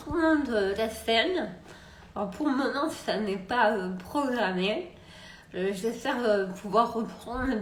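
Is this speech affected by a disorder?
Yes: multiple sclerosis.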